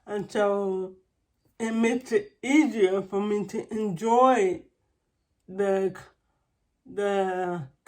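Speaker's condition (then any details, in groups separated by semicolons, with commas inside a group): Cerebral palsy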